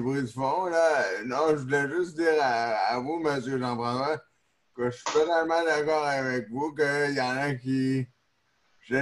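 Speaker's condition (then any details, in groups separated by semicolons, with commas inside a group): Neonatal cerebral palsy; neonatal onset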